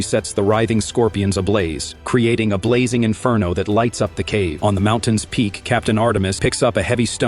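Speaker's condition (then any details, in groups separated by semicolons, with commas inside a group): No condition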